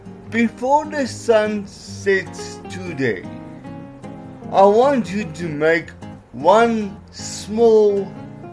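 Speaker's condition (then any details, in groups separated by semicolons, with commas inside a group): Cerebral palsy; legs affected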